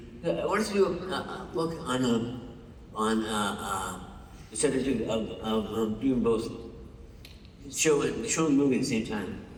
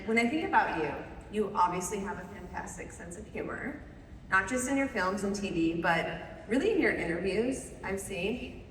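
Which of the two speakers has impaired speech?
The first: Parkinson's; over seven years since diagnosis; recent falls, broken arm, shoulder, face; loses train of thought mid-sentence.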